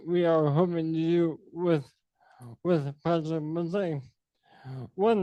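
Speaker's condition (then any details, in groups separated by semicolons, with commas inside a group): ALS; sporadic form; diagnosed at age 32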